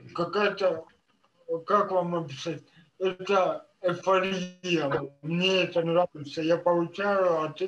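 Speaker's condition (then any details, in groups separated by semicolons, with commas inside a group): Cerebral palsy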